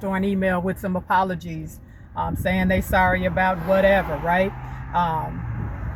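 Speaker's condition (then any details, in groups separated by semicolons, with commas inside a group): No condition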